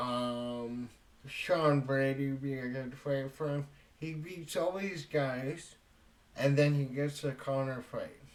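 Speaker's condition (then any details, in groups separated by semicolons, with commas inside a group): Cerebral palsy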